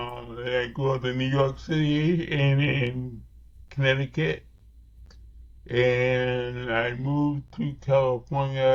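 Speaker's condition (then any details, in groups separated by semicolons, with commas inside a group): Cerebral palsy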